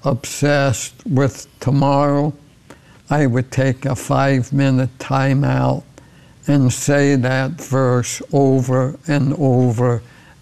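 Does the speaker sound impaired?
Yes: ALS; progressive neurodegenerative disease causing loss of muscle control, initial prognosis 2 to 5 years.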